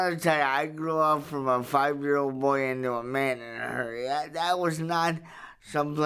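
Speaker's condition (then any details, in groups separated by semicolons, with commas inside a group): Cerebral palsy; verbal, able to speak up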